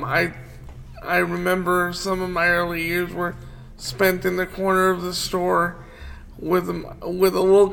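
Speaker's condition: Cerebral palsy; wheelchair user

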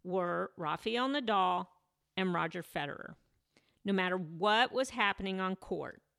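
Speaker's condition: No condition

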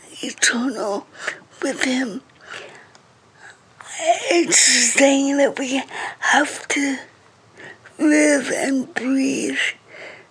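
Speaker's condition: Cerebral palsy; wheelchair user, affects reading, speech and more; uses iPad text-to-speech to read passages aloud; reading very slow

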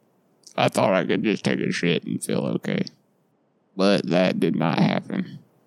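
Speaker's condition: Duchenne muscular dystrophy; lifelong

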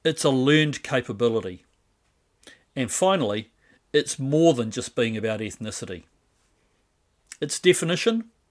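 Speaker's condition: No condition

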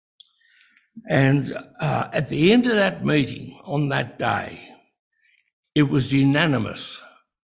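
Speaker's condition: Breathing-related speech difficulty; a lot of trouble speaking from insufficient breathing

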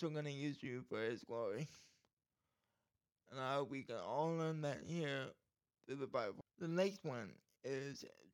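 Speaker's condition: Cerebral palsy

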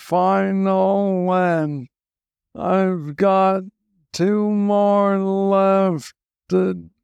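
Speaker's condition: Parkinson's disease, young onset

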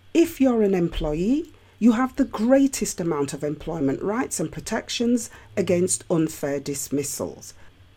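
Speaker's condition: No condition

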